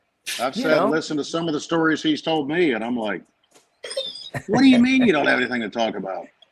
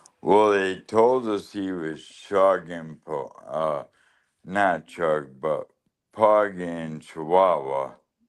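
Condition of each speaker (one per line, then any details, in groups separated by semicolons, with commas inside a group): No condition
ALS; right side and left hand weakness, cane, leg brace; five to six years since diagnosis, progressing, weaker, on medication; losing ability to talk and swallow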